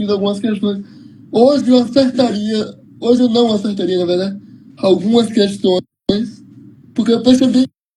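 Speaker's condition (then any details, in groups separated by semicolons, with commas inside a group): Cerebral palsy; uses wheelchair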